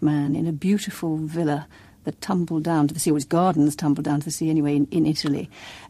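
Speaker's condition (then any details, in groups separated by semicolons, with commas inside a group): No condition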